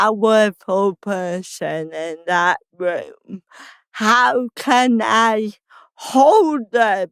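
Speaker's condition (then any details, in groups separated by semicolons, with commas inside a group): Cerebral palsy; slow speech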